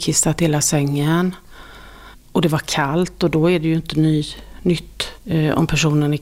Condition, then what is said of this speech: No condition.